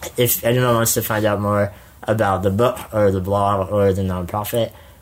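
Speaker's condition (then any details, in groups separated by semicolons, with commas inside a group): Spinal muscular atrophy; congenital, muscles waste away with age, wheelchair for most of life; jaw tires with prolonged speaking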